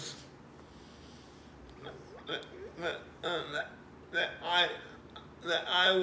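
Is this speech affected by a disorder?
Yes: cerebral palsy.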